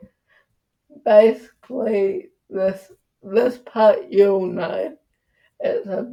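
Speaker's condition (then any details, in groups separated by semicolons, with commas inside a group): Cerebral palsy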